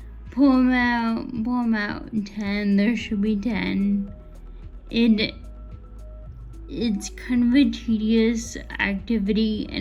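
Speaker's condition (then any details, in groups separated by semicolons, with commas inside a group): Friedreich's ataxia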